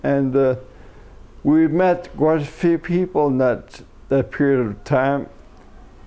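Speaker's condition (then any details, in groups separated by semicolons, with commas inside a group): Multiple system atrophy; first diagnosed cerebellar ataxia, rediagnosed faster-progressing; umbilical cord blood stem cells, progression resumed; excessive saliva hinders talking, speech therapy advised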